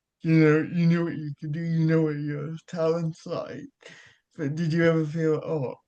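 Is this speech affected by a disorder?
Yes: cerebral palsy; childhood surgery.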